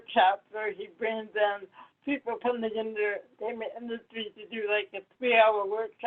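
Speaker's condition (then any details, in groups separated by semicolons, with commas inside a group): Cerebral palsy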